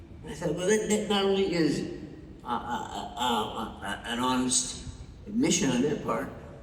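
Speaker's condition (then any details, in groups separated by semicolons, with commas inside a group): Parkinson's; loses train of thought mid-sentence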